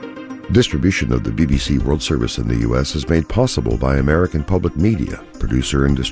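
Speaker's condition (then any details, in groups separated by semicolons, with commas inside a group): No condition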